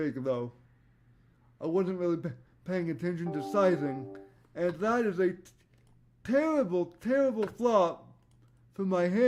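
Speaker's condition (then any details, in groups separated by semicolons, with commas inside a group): Cerebral palsy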